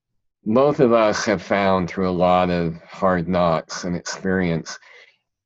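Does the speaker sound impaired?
Yes: cleft palate; present since childhood.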